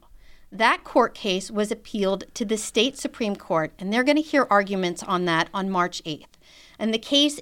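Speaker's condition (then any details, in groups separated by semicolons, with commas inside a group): No condition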